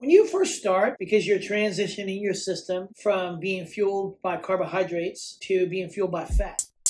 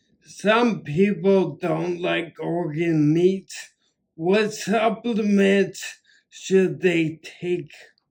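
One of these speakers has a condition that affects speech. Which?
The second: ataxia; acquired form.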